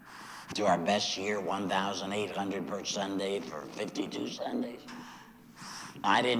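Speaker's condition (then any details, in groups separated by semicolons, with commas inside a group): Laryngectomy after throat cancer; recurred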